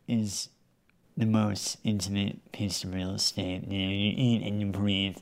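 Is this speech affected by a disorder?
Yes: bilateral cleft lip and palate; congenital, serious, many surgeries, marathon procedure, fibula graft upper jaw, dental implants, surgeon Tom Dodson; one year after jaw reconstruction, mouth still adjusting to graft; satisfied with talking after surgery.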